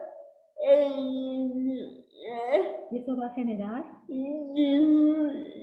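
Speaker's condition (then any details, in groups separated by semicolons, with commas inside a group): Cerebral palsy; since birth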